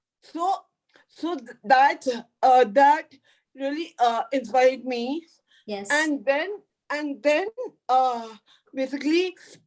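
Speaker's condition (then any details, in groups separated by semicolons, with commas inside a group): Cerebral palsy; floppy limbs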